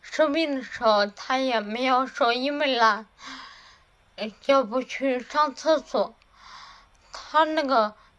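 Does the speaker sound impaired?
Yes: cerebellar atrophy, hereditary; familial, mother, uncle and aunt died of it, untreatable, slurred speech first, then weak hands, no medication, about ten years given; cannot hold pen, cannot manage stairs or go out alone since COVID, falls; muffled articulation, tongue not nimble, listeners struggle to understand.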